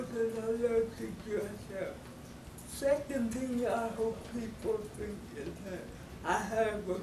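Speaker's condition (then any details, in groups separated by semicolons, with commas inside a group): Cerebral palsy; cerebral palsy, affects walking and hands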